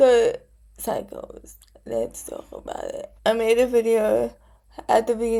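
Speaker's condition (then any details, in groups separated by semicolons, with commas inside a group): Cerebral palsy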